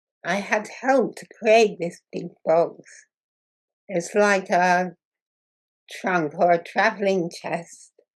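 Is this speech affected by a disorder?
Yes: muscular dystrophy.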